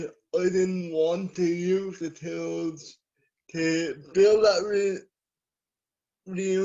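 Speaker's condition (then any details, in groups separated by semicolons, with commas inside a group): Cerebral palsy; from birth, scoliosis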